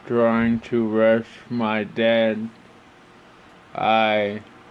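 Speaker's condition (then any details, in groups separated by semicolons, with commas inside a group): Brain injury (brain shearing)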